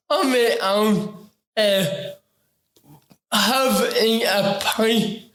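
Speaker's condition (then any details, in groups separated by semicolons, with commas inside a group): Ataxic cerebral palsy; affects talking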